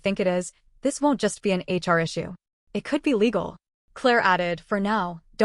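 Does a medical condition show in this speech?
No.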